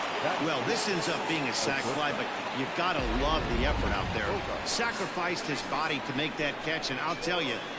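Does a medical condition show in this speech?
No.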